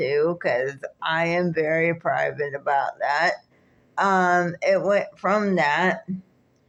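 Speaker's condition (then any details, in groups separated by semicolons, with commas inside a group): Cerebral palsy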